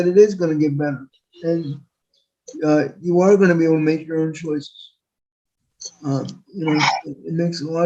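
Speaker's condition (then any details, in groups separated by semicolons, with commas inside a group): Quadriplegic cerebral palsy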